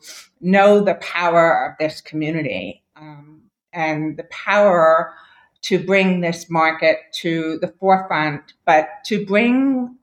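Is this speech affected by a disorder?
Yes: deafness; congenital moderate-severe hearing loss, diagnosed as toddler, hearing aids, lip reading, Esteem implant plus cochlear implant; two cochlear implants after Esteem battery died at 10 years, permanently deaf without them.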